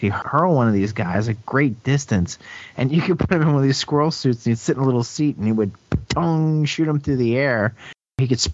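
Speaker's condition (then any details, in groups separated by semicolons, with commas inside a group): No condition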